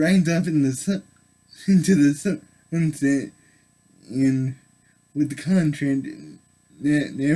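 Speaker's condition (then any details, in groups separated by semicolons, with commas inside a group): Cerebral palsy; affects all muscles; able to speak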